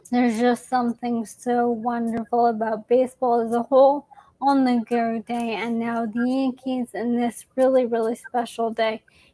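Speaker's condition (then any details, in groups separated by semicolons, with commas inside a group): ALS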